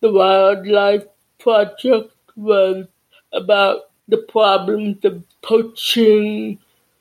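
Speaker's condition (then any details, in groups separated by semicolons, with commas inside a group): Deafness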